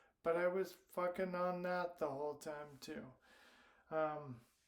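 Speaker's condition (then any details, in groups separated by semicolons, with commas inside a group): Primary lateral sclerosis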